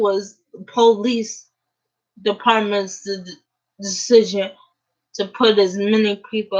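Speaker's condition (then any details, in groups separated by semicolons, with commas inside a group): Cerebral palsy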